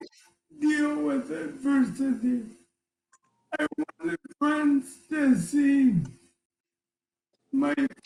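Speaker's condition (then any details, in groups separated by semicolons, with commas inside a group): ALS; voice affected, hard to understand, partner interprets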